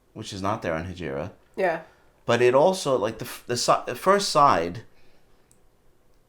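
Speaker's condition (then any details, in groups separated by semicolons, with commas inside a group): No condition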